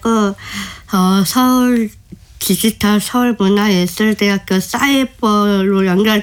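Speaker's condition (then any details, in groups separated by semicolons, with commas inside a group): Down syndrome; aching joints throughout body, body shape changed, stopped ballet due to joint pain; pain in every joint, attributed to Down syndrome; speaks very well, communication very smooth, disability hardly noticeable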